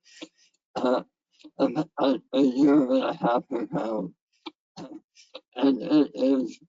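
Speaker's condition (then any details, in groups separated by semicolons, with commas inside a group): Head and neck cancer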